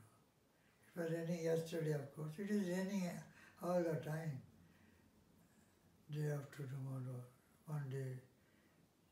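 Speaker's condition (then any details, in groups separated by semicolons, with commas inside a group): Parkinson's; 1 week after high dose thiamine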